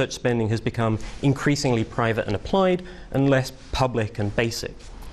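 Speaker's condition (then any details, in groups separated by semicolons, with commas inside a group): No condition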